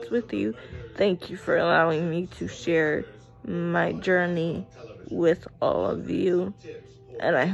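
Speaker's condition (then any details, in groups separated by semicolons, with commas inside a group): Cerebral palsy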